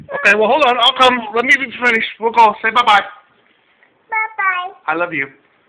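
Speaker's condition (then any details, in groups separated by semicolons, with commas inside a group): No condition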